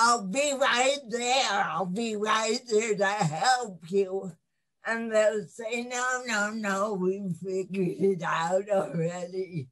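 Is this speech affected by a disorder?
Yes: cerebral palsy; lifelong.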